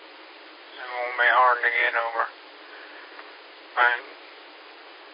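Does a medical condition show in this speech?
Yes: Parkinson's; recently started wearing fall monitor, fall risk.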